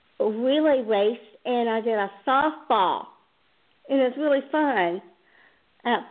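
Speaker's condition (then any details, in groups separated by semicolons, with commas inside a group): Down syndrome; present from birth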